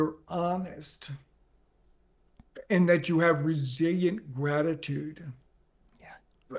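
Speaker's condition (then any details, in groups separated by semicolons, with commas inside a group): ALS; progressive, onset leg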